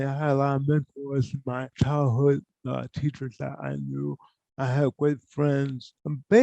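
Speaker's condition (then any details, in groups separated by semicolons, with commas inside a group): Cerebral palsy; from birth, poor hand use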